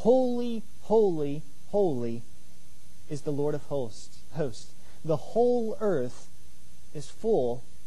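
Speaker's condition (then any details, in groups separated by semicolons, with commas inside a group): No condition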